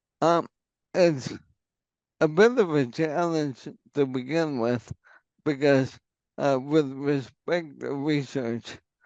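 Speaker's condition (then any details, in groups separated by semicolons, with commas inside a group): ALS; onset left hand weakness, then right hand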